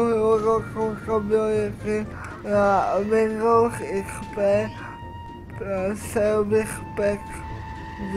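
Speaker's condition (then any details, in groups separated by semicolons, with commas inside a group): Cerebral palsy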